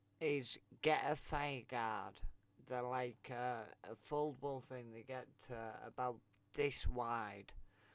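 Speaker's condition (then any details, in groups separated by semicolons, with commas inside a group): Multiple sclerosis; affects legs; legs weak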